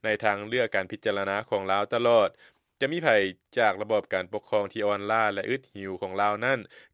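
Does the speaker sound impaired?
No.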